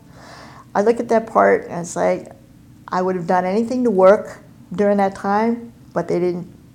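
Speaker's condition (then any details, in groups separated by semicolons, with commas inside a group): Cleft palate and cleft lip; congenital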